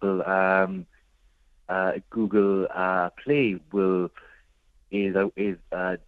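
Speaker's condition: Stutter; stutter since age 3 after a fall with head impact, four front teeth knocked out; as a child unable to say own name, severe stuttering at school; repeated words, prolonged sounds

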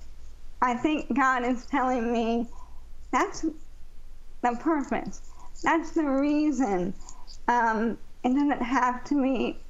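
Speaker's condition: ALS; used amplifier much of the time to be heard

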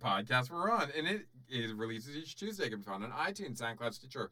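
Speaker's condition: No condition

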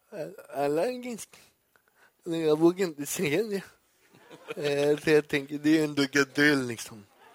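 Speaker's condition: Cerebral palsy; poor balance

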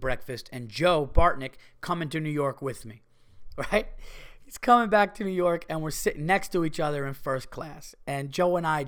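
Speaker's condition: No condition

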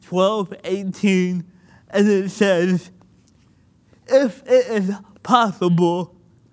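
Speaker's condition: Cerebral palsy; more difficult when nervous

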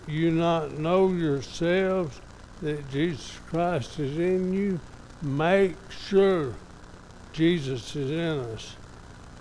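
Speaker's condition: ALS; father died of same disease, diagnosed by doctor in Lubbock, second opinion in Dallas; diagnosed 2.5 months ago, more physically limited than a year ago, progressing; somewhat affected, evident today

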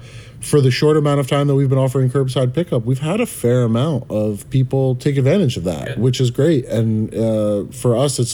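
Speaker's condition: No condition

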